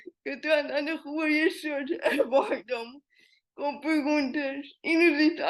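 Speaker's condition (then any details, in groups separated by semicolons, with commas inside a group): Cerebral palsy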